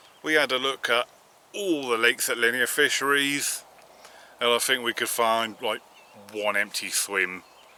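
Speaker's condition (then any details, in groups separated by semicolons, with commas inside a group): No condition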